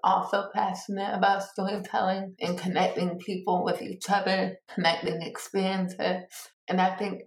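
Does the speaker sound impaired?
Yes: cerebral palsy; born two months premature.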